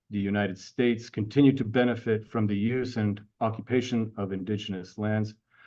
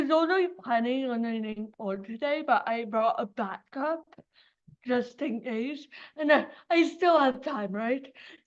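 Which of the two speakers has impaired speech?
The second: cerebral palsy; brain damage around birth, affects walking and speech, wears braces.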